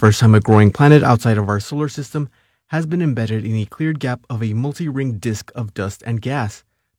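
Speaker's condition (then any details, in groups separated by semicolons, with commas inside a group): No condition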